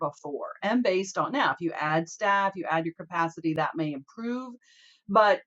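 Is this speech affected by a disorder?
No.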